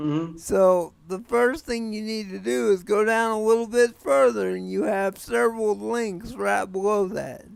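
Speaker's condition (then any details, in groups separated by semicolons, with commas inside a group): Cerebral palsy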